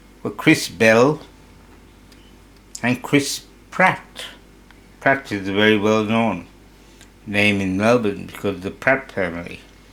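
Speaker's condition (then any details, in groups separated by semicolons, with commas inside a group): Parkinson's disease; idiopathic per hospital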